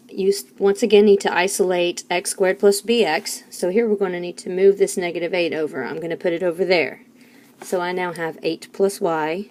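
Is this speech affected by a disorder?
No.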